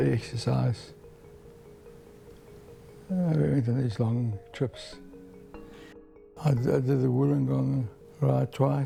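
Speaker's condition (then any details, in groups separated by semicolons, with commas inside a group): Parkinson's disease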